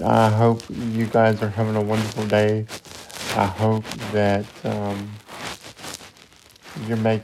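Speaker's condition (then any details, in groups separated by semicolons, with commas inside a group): Cerebral palsy; wheelchair user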